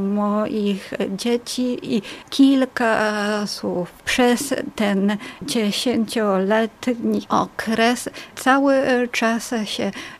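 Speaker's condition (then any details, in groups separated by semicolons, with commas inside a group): Aphasia after stroke; aphasia caused by stroke at age 38, young onset; about ten years of ongoing rehabilitation and speech therapy classes, full recovery not reached; initially could not speak, only children's names and few words in rehabilitation hospital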